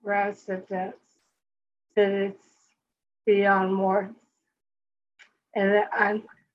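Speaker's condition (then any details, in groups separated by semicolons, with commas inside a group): Speech impediment; speech impediment after stroke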